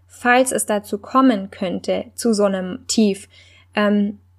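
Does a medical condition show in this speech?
No.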